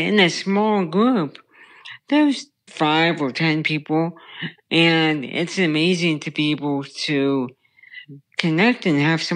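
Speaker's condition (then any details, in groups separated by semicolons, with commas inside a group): Brain stem tumor; childhood onset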